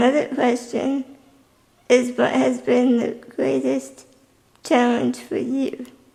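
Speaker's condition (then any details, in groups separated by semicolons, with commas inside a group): Spinal muscular atrophy type 2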